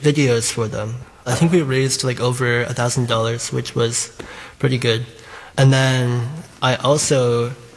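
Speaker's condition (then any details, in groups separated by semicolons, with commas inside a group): Bilateral cleft lip and palate; congenital bilateral cleft lip and palate, childhood operations by Dr. Mulliken at Boston Children's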